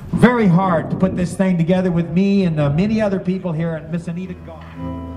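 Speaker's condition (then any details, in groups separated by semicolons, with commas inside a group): No condition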